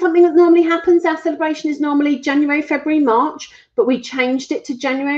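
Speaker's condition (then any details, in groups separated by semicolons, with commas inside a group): No condition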